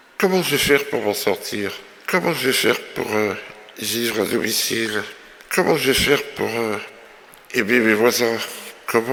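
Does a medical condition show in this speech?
Yes: myopathy.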